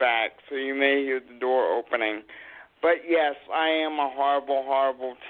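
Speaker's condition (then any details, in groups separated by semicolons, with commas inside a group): Cerebral palsy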